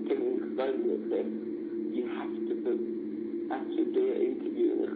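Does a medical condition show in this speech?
Yes: cerebral palsy; neurological condition, does not drive, needs support worker; needs extra support at work, slow typer, dictates to support worker, needs help to drive.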